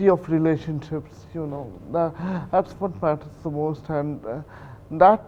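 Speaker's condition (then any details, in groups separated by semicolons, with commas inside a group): Cerebral palsy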